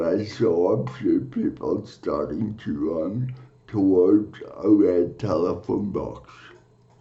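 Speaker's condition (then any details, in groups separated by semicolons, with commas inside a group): Cerebral palsy; from birth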